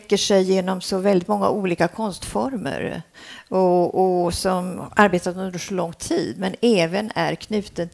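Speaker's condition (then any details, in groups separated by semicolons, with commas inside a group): No condition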